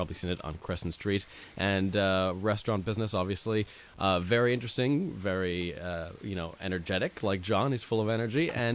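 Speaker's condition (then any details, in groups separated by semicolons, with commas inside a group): No condition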